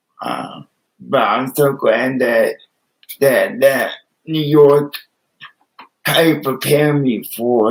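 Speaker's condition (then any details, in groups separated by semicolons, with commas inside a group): Cerebral palsy with spastic quadriplegia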